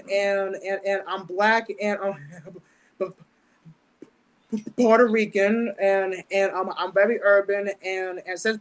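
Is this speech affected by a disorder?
Yes: stutter; mild stutter, speech impediment since about age 10; avoids long talking on stage, fears certain words coming out, fears mockery for unfinished sentences; here repeated sounds, repeated words, blocks.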